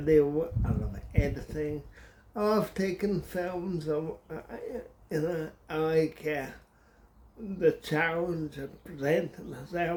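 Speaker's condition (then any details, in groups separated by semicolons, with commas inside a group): Cerebral palsy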